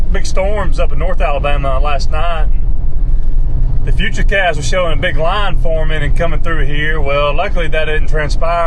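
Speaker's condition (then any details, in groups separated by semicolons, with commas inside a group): No condition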